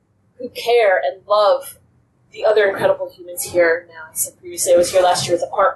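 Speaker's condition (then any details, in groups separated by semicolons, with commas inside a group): No condition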